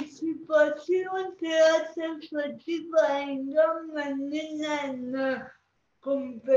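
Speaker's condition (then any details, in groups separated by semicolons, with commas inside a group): Cerebral palsy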